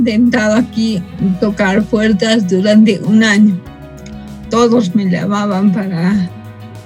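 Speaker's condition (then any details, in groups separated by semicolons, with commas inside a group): Cerebral palsy from birth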